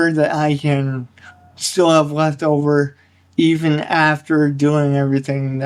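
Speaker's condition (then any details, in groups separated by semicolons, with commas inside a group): Cerebral palsy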